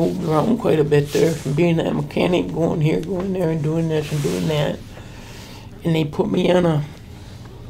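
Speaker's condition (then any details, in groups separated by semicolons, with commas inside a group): Traumatic brain injury; military war injury; over 50 years since injury, memory issues; struggles to tell story, hard to tie together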